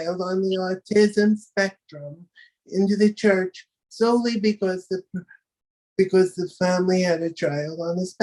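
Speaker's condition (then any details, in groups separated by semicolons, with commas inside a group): Cerebral palsy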